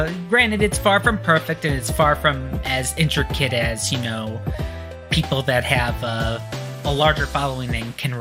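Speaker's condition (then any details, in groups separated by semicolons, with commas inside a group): No condition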